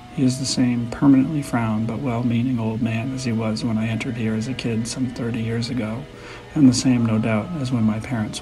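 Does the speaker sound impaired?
No.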